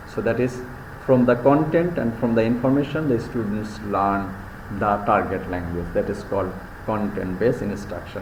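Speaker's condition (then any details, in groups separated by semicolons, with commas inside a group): No condition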